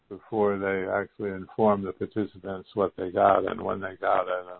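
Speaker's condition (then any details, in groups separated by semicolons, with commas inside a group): Parkinson's; stem cell infusions in Houston, infusions finished, assessment due in September; COVID caught on Houston trip, congestion, super sore throat, muscle ache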